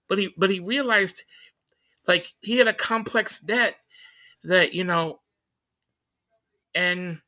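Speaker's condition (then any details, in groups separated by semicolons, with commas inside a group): Stutter; stuttering during this interview; stuttering during conversation; repeated words, blocks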